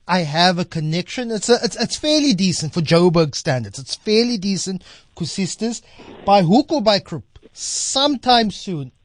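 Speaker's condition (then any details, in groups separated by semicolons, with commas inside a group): No condition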